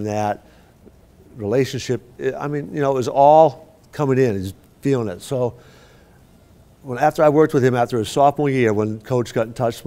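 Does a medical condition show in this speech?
No.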